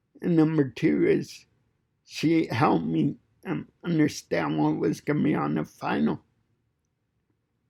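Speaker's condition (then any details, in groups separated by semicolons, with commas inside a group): Cerebral palsy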